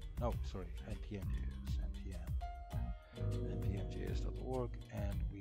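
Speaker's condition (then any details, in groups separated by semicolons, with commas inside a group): No condition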